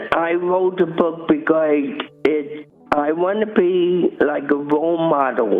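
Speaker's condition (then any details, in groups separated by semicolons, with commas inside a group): Cerebral palsy; from birth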